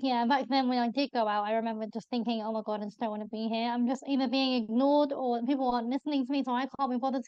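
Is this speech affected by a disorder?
Yes: bilateral cleft lip and palate; congenital.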